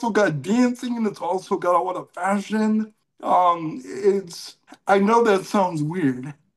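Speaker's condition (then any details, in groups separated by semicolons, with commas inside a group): Cerebral palsy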